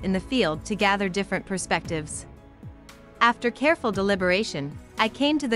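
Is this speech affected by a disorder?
No.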